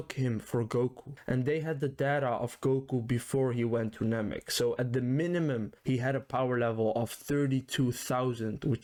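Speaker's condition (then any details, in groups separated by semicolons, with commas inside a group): No condition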